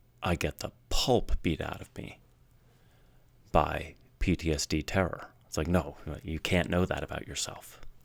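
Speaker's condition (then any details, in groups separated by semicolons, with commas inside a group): No condition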